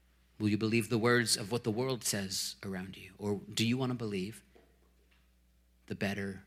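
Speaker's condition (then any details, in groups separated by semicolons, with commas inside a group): No condition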